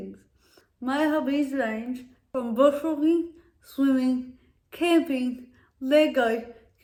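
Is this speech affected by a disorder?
Yes: cerebral palsy; affects walking and speech, dribbling, falls.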